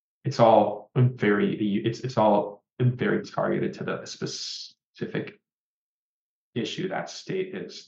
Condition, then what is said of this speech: Stuttering. Like I want to, of course, be as fluent as I can be, but like I've understood that like it's just not leaving me.